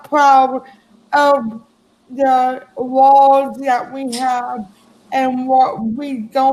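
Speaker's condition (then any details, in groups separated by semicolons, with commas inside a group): Cerebral palsy; present from birth; speech affected, sounds like stroke to others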